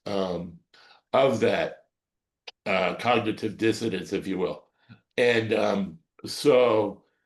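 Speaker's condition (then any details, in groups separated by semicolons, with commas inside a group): Cerebral palsy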